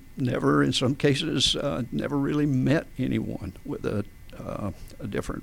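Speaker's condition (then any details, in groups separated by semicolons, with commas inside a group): Spasmodic dysphonia; adductor spasms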